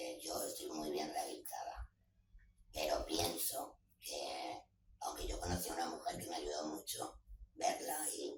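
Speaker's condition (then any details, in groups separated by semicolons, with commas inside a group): Total laryngectomy; total laryngectomy, head and neck cancer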